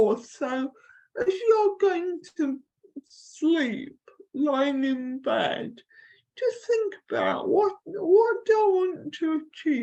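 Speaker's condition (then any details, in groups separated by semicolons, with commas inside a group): Cerebral palsy; from birth, affects limbs and neck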